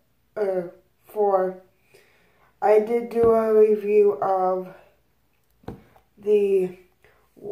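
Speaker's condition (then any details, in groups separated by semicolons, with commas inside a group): Cerebral palsy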